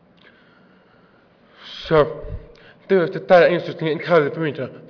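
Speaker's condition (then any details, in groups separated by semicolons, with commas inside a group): Deafness; deaf accent, offers to repeat if not understood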